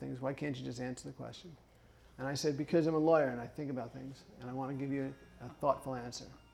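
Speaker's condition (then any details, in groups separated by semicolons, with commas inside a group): Parkinson's; drinks warm water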